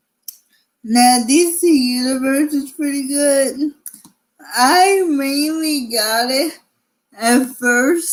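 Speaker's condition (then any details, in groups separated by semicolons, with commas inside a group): Cerebral palsy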